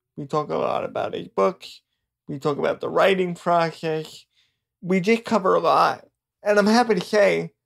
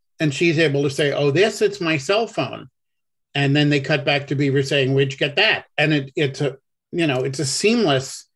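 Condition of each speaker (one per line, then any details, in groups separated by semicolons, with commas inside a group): Cerebral palsy; born three months premature, from birth, non-progressive; voice sometimes sounds childlike
No condition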